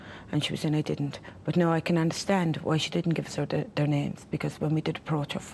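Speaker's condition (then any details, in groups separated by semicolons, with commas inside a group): No condition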